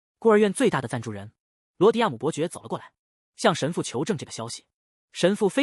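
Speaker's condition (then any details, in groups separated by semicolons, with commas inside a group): No condition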